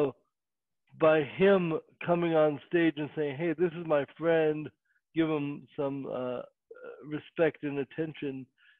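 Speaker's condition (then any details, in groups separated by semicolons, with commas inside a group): Cerebral palsy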